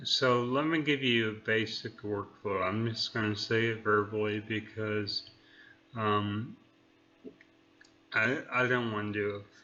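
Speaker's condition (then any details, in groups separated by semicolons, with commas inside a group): Neurological disease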